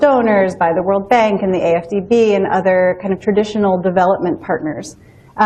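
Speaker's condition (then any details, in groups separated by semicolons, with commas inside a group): No condition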